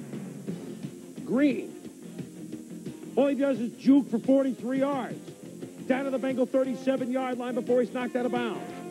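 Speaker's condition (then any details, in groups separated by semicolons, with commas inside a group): No condition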